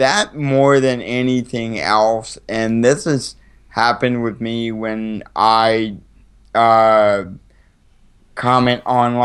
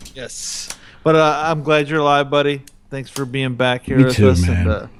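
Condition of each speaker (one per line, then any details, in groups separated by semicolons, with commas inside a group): Cerebral palsy
No condition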